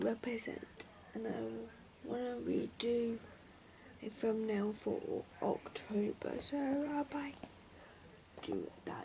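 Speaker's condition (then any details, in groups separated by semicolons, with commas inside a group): Cerebral palsy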